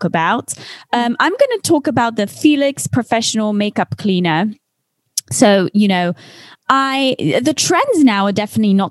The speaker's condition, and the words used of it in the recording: No condition.